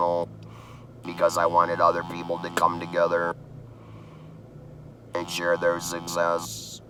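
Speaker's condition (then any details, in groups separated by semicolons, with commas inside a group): Laryngectomy after laryngeal cancer, voice prosthesis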